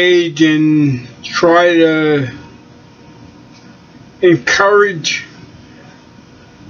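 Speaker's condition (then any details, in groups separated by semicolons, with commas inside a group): Cerebellar ataxia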